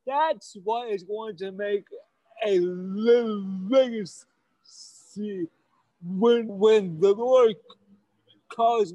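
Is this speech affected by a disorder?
Yes: stuttering; stutter since at least college years, once severe, stuttered every word of first talk at OU campus ministry; stutters less than in earlier years; milder now, still stutters; here repeated sounds, repeated words.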